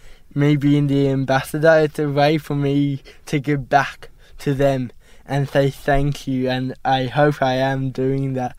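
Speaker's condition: Cerebral palsy; diagnosed at 12 months at Westmead Hospital, ski poles hard to place; at diagnosis told may never walk or talk

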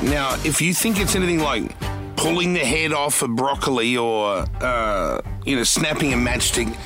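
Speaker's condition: No condition

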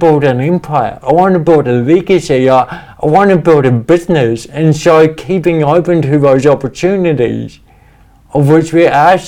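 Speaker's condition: Cerebral palsy; wheelchairs

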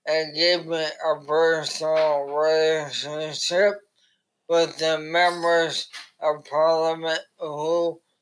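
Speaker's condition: ALS; about two years since diagnosis, dependent on wife, bite-click mouse, foot-pedal right click, on-screen keyboard

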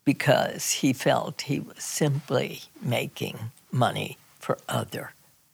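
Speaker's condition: Spasmodic dysphonia; strange

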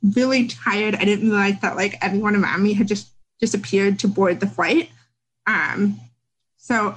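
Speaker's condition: Deafness; reads lips, wears cochlear implants; cannot hear anything when implants are off; had speech therapy

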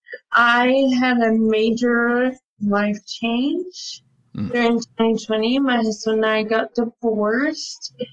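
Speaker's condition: ALS; attends ALS clinic

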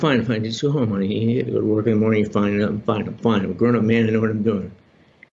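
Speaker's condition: Parkinson's disease; about 30 years since diagnosis, benign spinal tumor, six-hour spinal surgery at Johns Hopkins, relearned walking

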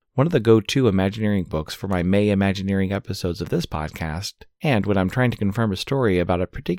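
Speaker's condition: No condition

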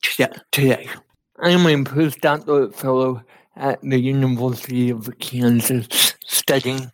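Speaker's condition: Cerebral palsy; uses Dragon NaturallySpeaking voice activated computer software

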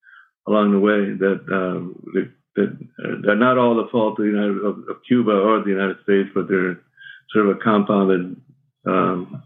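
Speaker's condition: Parkinson's; shaky voice, may stumble on words

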